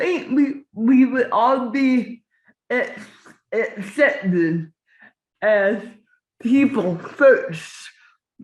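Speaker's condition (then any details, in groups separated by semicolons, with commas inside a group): Cerebral palsy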